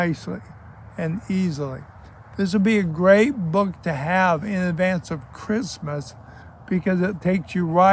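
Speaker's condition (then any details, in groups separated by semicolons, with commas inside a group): ALS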